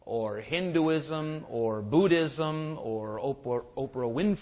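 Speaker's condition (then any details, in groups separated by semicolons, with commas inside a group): No condition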